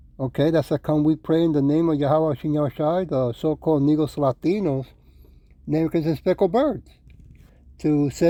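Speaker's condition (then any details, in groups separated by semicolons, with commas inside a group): No condition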